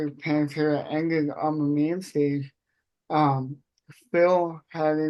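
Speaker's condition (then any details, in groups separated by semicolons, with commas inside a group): Cerebral palsy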